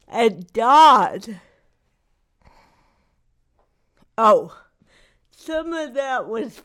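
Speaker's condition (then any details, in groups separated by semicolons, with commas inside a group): Cerebral palsy; wears down with age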